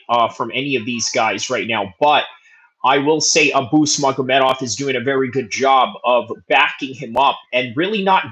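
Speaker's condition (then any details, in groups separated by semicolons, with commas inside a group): No condition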